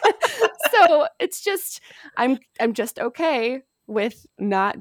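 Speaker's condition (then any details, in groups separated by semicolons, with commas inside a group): No condition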